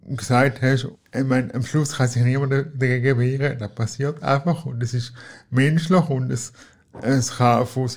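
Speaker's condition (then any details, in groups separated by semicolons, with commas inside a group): Cerebral palsy; wheelchair user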